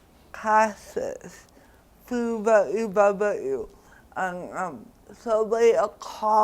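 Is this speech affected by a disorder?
Yes: cerebral palsy; diagnosed around age one.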